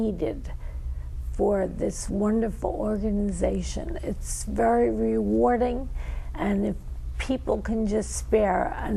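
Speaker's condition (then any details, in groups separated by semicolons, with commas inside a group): Multiple sclerosis; very limited mobility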